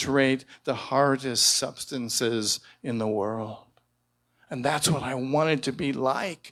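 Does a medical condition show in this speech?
No.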